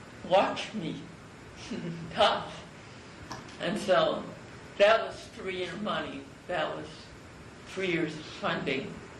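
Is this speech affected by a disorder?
Yes: cerebral palsy; from birth.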